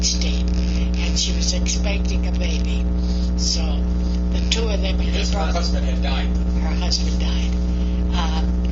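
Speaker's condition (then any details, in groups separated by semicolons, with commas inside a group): No condition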